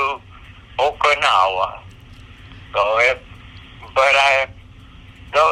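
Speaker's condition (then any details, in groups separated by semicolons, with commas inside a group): Parkinson's disease; on medication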